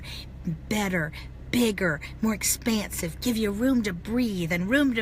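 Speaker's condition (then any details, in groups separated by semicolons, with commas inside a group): No condition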